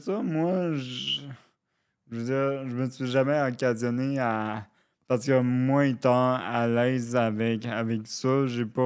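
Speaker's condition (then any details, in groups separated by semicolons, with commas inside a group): Cerebral palsy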